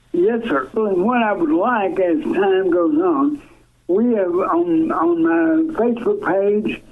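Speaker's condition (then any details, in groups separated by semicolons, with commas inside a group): Cerebral palsy; from birth, quadriplegic, lifelong wheelchair user; severely disabled, wheelchair, uses voice-activated software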